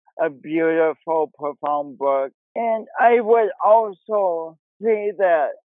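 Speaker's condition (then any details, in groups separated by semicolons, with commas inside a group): Cerebral palsy; practices yoga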